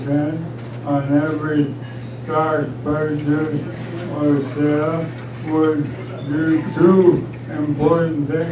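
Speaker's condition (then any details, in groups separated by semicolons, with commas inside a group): ALS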